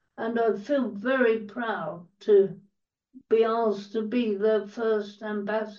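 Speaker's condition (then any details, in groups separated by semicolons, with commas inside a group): Cerebral palsy; quadriplegia, wheelchair user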